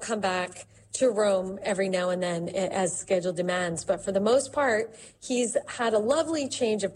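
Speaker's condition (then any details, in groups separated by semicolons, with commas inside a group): No condition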